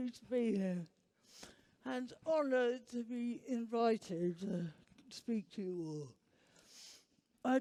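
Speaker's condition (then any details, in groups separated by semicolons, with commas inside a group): Huntington's disease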